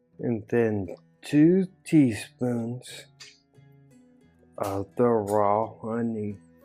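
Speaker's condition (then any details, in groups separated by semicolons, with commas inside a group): Ataxia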